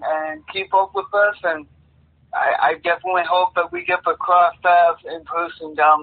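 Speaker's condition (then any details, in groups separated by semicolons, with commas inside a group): Cerebral palsy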